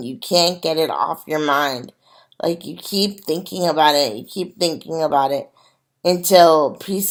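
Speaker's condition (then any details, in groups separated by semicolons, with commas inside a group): Cerebral palsy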